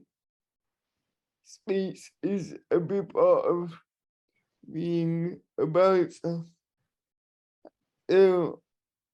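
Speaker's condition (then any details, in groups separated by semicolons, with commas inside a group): Cerebral palsy, spastic and dyskinetic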